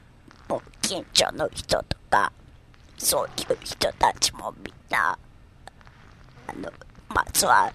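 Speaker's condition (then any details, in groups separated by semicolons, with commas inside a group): Myasthenia gravis; age 34, uses ventilator, came to studio, goes out actively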